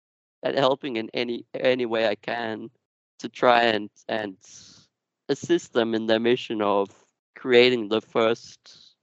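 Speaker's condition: Duchenne muscular dystrophy; genetic

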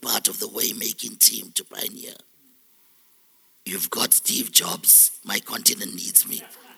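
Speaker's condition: Total laryngectomy; total laryngectomy for very rare deep laryngeal cancer, first in South Africa, breathes through neck; relearned speech, formerly artificial robotic voice like Stephen Hawking, speaking about 18 months, self-described sexy voice

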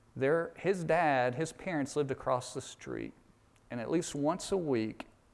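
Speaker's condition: No condition

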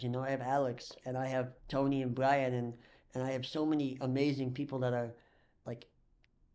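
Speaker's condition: Cleft lip and palate; dental problems

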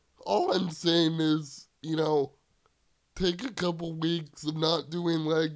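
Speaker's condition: Cerebral palsy; wheelchair user

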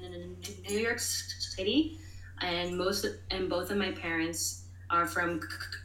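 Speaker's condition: Stuttering; moments of stuttering expected, offers to repeat things if needed; prolonged sounds

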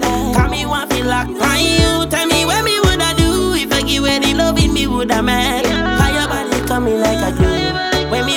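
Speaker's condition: No condition

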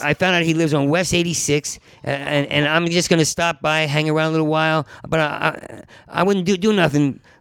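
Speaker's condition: Stuttering; long-standing stutter since college years, always stuttered in job interviews; still stutters in conversation; part-word and whole-word repetitions, fluent when telling stories, doing characters or imitating people; repeated words, blocks

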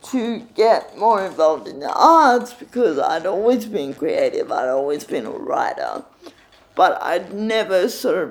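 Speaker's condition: Cerebral palsy; neuromuscular, full-time wheelchair user, no walking, 7-year-old powered chair, types slowly with two pointer fingers

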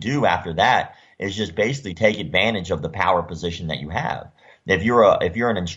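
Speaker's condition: Cleft lip and palate; congenital cleft lip and palate, surgically repaired, facial scars from surgeries

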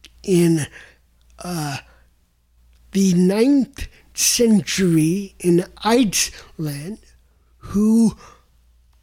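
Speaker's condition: Cerebral palsy; listeners adjust over time

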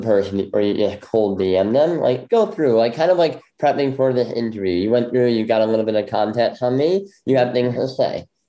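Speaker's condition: Bilateral cleft lip; congenital bilateral

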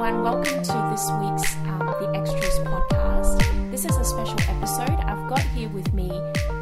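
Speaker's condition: No condition

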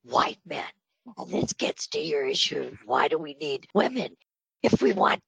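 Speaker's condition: Spasmodic dysphonia; on Botox treatment

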